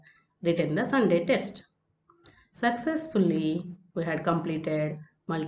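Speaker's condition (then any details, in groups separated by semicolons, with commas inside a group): No condition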